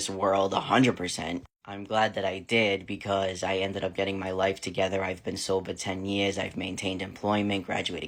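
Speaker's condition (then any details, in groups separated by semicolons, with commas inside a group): No condition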